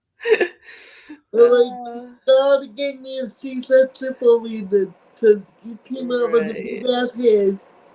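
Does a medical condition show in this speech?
Yes: cerebral palsy.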